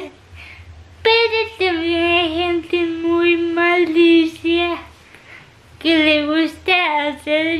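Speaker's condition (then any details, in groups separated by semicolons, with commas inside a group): Cerebral palsy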